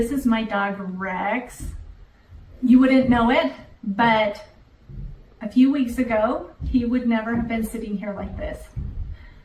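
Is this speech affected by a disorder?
No.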